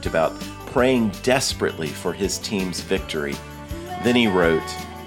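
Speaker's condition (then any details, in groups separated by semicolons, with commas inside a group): No condition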